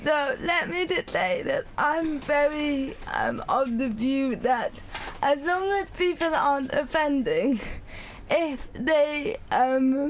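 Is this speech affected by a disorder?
Yes: cerebral palsy; cerebral palsy affecting arms and legs, cognitive function unaffected, uses a scribe for study.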